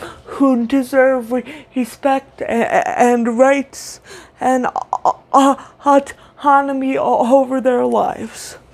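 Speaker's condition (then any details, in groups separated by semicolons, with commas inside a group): Cerebral palsy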